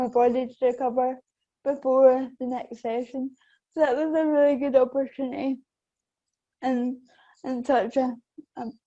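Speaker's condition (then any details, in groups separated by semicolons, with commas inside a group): Cerebral palsy; affects balance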